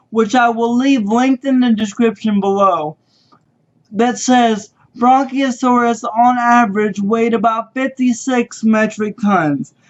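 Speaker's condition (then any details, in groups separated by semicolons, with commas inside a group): Cerebral palsy; spastic twitchy movements, wheelchair user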